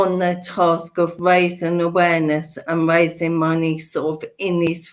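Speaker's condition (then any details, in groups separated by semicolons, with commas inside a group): Motor neurone disease; bulbar onset, mouth, speech and swallowing, feeding tube; slowly progressing, still mobile, very tired; voice most affected, no vocal power, swallowing and eating affected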